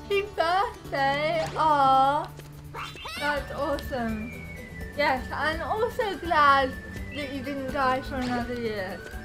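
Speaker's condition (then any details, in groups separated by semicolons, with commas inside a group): Cerebral palsy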